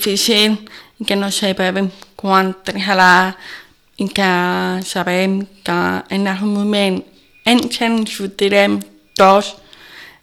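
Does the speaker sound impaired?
Yes: deafness from birth, congenital; intonation different from hearing speakers, may not be understood well, host finds speech understandable.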